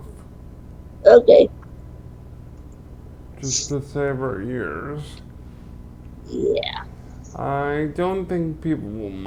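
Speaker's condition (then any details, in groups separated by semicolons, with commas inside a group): Cerebral palsy; limbs affected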